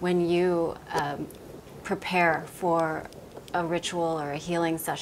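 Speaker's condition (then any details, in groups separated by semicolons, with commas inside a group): No condition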